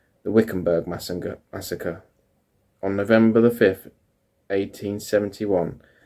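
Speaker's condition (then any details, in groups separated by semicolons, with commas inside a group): No condition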